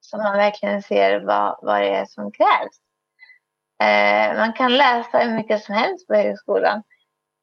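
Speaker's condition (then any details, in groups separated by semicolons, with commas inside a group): Cerebral palsy, spastic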